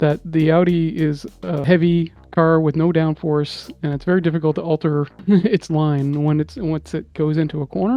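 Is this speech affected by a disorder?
No.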